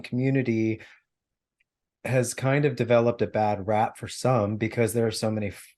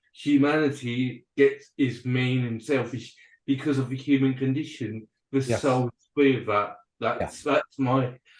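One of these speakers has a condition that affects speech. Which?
The second: cerebral palsy and dyspraxia; diagnosed in last 18 months, with dyspraxia.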